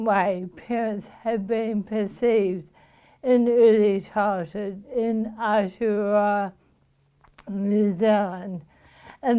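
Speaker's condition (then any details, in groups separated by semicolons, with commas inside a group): Motor neuron disease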